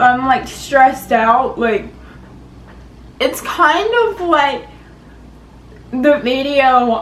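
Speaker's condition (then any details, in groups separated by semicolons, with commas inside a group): Cerebral palsy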